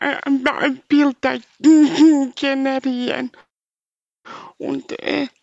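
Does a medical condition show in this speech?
Yes: spastic paralysis from birth; affects all four limbs, walking impairment.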